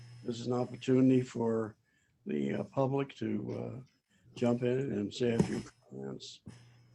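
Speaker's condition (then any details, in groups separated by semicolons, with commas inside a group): No condition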